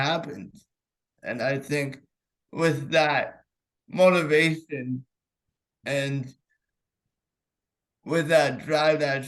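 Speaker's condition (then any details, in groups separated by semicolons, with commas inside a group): Cerebral palsy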